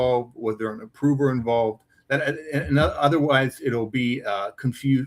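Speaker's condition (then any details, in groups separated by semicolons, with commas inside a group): No condition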